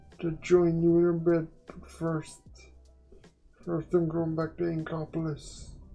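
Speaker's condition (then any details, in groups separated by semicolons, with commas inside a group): Quadriplegic cerebral palsy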